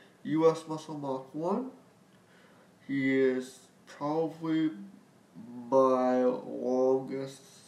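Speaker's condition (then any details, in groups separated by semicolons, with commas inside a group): Spastic quadriplegic cerebral palsy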